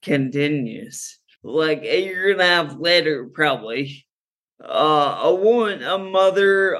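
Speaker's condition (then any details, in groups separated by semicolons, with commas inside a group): Friedreich's ataxia; genetic neuromuscular condition from birth, normal childhood, slowly worsening, diagnosed sophomore year of college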